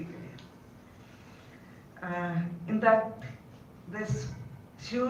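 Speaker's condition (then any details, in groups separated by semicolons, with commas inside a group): Cerebral palsy; caused by encephalitis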